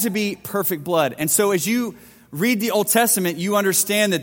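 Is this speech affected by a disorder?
No.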